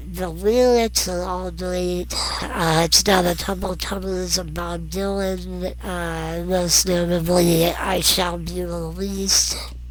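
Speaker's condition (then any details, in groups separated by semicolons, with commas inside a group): Non-progressive muscular dystrophy; rare non-progressive form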